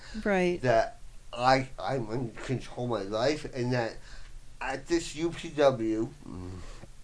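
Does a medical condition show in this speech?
Yes: voice box damage, traumatic brain injury; voice box partially damaged by fireman's trach tube, traumatic brain injury from smoke inhalation in fire; difficulty talking, lost singing voice, slight speech impediment, listeners misjudge as mentally impaired.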